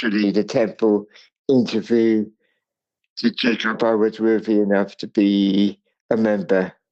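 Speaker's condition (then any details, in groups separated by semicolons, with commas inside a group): Cerebral palsy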